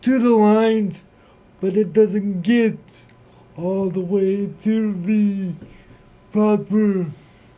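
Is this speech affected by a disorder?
Yes: cerebral palsy; voice recognized by Google Assistant and Google Voice devices.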